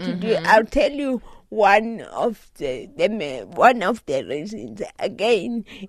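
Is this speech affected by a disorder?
Yes: cerebral palsy; doctors said unable to drive, drives so-called normal automatic car; recently summited Kilimanjaro, trained walking 10 km daily and hiking.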